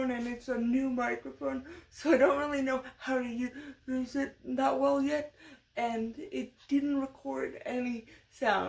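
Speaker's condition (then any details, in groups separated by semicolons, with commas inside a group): Cerebral palsy, severe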